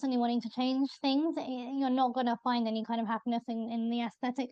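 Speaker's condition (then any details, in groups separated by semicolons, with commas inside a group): Bilateral cleft lip and palate; possibly needs more pitch or volume to be heard, voice called weird in childhood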